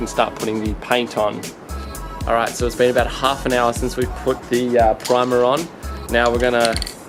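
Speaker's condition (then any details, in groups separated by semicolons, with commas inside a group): No condition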